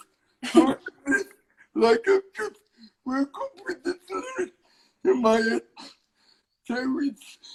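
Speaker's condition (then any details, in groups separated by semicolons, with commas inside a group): Cerebral palsy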